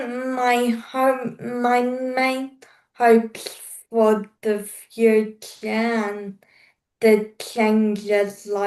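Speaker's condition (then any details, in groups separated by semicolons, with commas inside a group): Cerebral palsy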